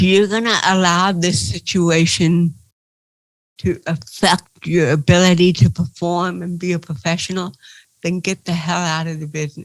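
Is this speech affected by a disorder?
Yes: cerebral palsy; since birth.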